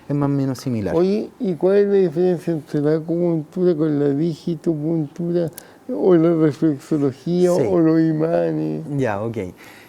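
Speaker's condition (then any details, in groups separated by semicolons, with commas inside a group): Cerebral palsy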